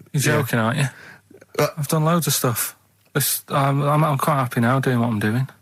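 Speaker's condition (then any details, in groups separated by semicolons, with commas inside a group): No condition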